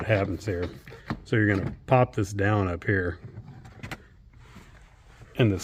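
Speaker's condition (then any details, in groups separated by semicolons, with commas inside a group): No condition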